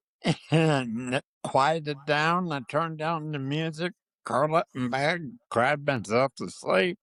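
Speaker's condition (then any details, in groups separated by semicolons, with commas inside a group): Parkinson's disease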